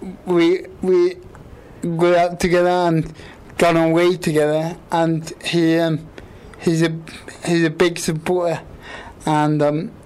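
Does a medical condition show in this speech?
Yes: quadriplegic cerebral palsy; all four limbs affected, right side worse than left, wheelchair bound, 24-hour care; age 28; obvious speech impediment, quite a bit of effort to speak and shape words, considers self understandable.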